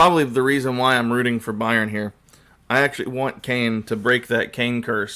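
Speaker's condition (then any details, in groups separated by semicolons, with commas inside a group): No condition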